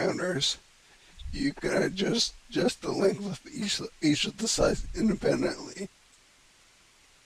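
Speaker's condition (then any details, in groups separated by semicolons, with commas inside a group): Cerebellar ataxia from brain tumour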